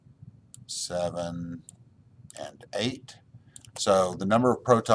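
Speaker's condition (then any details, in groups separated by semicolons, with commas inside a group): No condition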